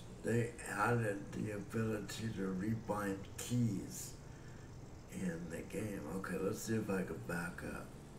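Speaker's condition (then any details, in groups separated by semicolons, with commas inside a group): Cerebral palsy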